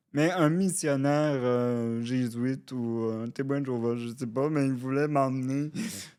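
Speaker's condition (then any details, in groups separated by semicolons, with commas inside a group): Cerebral palsy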